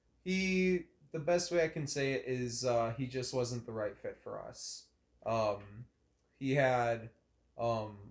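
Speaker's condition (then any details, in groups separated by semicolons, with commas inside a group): No condition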